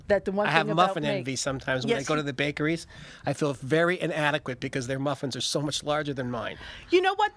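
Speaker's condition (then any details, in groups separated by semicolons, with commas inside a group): No condition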